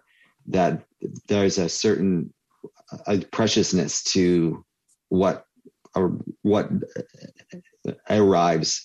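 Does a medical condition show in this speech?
Yes: stuttering; stuttering since childhood; here repeated words, blocks.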